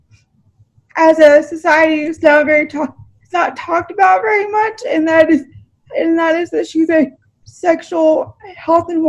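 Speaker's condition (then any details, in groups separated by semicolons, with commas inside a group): Cerebral palsy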